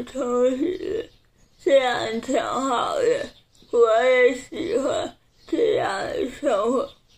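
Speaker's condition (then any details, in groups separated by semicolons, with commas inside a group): Cerebral palsy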